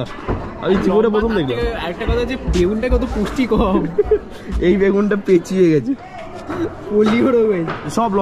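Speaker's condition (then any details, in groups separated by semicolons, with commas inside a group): No condition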